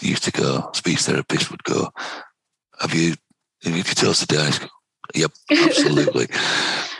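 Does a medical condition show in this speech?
Yes: vocal cord cancer, head and neck cancer, right vocal cord; right vocal cord carcinoma, stage three, 50 mm tumour, onset about 51, debulked not excised, chemoradiotherapy; normal voice kept, earlier voice croaky, weak, vanishing, breathing restricted, night choking, difficult intubation.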